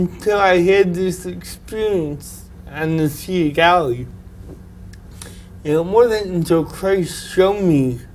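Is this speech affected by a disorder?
Yes: cerebral palsy.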